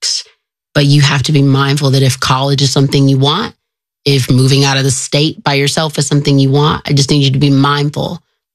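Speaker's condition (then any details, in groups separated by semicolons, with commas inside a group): Tourette syndrome; onset age 9, diagnosed at 11, worst ages 9 to 15, medications caused hallucinations, heart problems; tics with uncontrollable sounds and movements, limb flailing, head hitting, hand and foot squeezing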